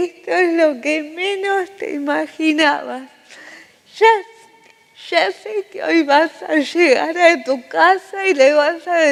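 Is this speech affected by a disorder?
Yes: cerebral palsy.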